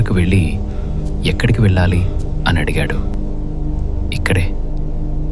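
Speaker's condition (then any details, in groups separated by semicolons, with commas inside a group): No condition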